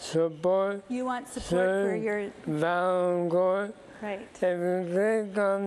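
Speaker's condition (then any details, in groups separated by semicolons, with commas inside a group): ALS; symptoms began about two years ago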